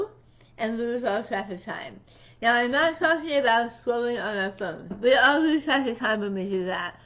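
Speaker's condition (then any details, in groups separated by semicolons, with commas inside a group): Tongue cancer surgery; partial glossectomy, over half tongue removed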